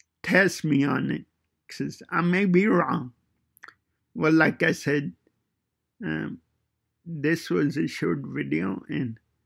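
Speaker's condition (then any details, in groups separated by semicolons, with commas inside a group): Cerebral palsy; fine motor impairment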